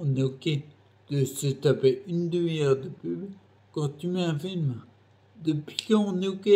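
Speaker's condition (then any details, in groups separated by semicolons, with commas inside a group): Primary progressive multiple sclerosis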